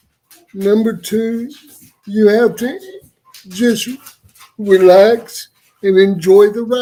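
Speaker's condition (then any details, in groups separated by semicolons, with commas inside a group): Cerebral palsy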